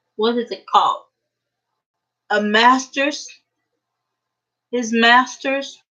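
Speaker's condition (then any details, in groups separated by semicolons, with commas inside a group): Cerebral palsy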